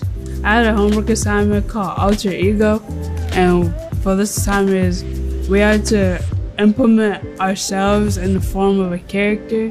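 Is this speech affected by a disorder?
Yes: cerebral palsy; cerebral palsy with seizures, bones and legs weak and painful in cold weather.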